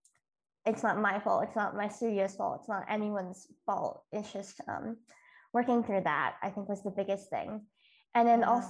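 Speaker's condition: Cleft lip and palate

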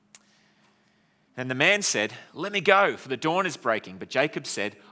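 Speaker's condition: No condition

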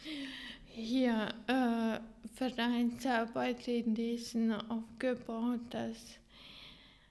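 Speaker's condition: Ataxia, severe; hereditary ataxia

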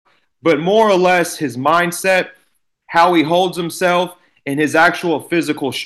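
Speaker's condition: No condition

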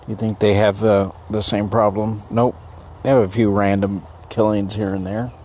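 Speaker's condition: No condition

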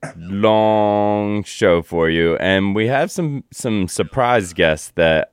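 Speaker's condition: No condition

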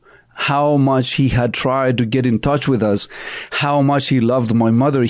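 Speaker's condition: No condition

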